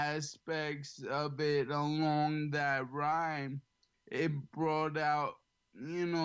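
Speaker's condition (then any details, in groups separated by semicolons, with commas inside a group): ALS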